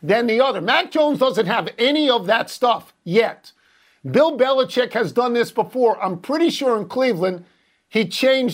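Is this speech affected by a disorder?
No.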